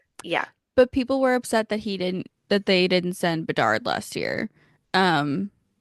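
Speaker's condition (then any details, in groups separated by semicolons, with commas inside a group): No condition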